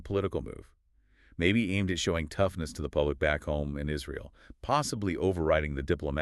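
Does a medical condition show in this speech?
No.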